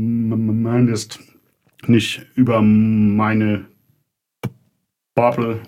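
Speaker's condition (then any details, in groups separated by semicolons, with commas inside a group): Stuttering; alternates between more fluent and less fluent phases; prolonged sounds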